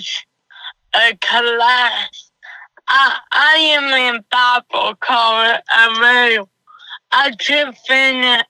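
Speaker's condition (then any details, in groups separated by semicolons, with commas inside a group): Cerebral palsy; doctor told mother of diagnosis, self-described as half-CP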